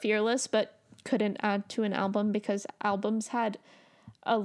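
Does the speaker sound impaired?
No.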